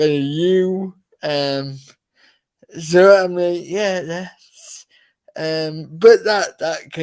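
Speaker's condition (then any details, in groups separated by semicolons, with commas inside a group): Cerebral palsy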